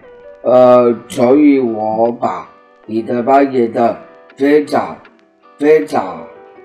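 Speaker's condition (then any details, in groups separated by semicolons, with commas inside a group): Down syndrome; articulation less clear in Down syndrome children per mother, some word repetitions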